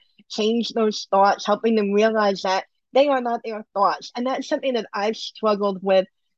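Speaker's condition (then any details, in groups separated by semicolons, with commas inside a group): Bilateral cleft lip and palate; speaking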